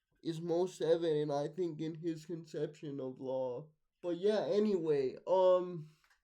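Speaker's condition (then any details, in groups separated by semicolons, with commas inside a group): Cerebral palsy, mixed, mild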